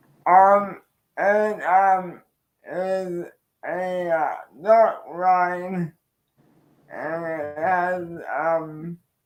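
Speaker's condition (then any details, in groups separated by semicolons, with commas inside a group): Cerebral palsy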